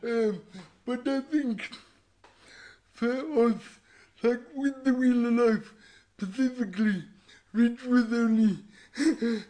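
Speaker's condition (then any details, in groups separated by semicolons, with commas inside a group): Cerebral palsy; all four limbs affected, from birth, born 12 weeks premature; voice described as unusual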